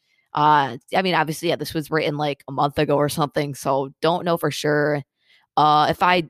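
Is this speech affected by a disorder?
No.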